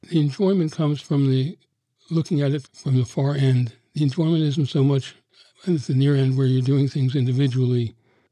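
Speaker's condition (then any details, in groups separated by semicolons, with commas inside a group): Parkinson's disease; Parkinson's disease diagnosed at age 62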